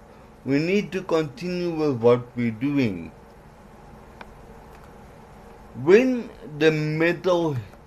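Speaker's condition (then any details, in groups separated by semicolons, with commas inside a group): Cerebral palsy; trouble formulating words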